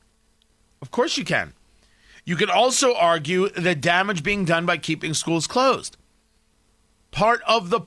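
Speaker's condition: No condition

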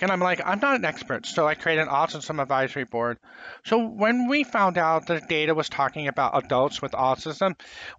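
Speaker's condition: Profound hearing loss, congenital

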